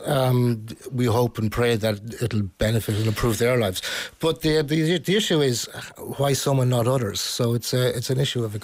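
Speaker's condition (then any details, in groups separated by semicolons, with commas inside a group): No condition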